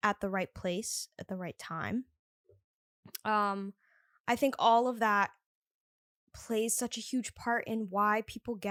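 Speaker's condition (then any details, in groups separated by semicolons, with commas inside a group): No condition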